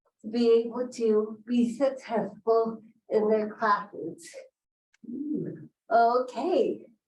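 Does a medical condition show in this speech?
Yes: cerebral palsy.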